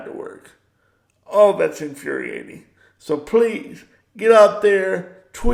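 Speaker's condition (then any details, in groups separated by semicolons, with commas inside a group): Cerebral palsy; power wheelchair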